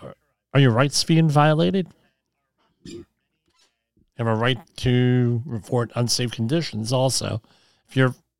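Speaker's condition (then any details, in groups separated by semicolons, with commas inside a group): Cleft lip and palate; implied much improved now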